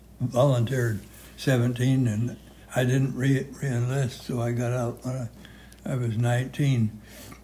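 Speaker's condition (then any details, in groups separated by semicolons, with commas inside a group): Parkinson's; severe, says unable to move anything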